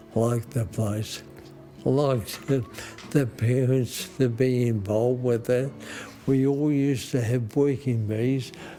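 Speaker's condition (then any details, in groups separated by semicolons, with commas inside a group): Motor neurone disease; onset cramp while running; 30 years since diagnosis, fall risk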